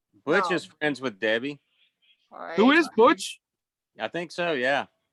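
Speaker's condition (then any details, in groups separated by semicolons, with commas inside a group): No condition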